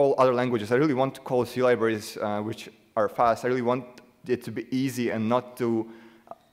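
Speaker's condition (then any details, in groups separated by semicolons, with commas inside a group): No condition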